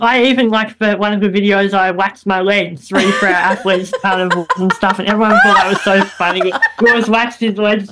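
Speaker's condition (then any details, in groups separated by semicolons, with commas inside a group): Bilateral cleft lip and palate; speech greatly improved after years of speech therapy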